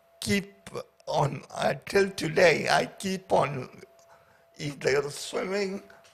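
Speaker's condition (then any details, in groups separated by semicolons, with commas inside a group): Paraplegia with essential tremor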